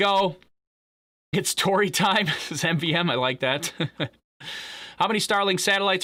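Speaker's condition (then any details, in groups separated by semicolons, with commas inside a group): No condition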